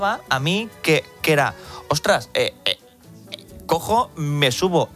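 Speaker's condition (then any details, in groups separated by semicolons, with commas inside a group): Stuttering; stuttering since childhood; stuttering partly controlled; sometimes gets out of control, gets stuck on words, stutters less when singing; repeated sounds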